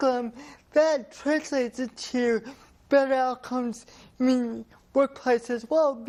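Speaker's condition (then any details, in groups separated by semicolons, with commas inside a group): Cerebral palsy; from birth, developmental disability; talking impacted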